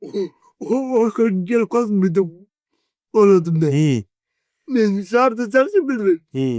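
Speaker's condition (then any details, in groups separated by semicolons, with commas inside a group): Cerebral palsy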